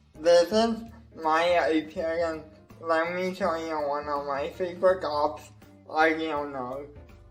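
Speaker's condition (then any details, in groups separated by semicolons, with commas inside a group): Cerebral palsy; wheelchair, assistive technology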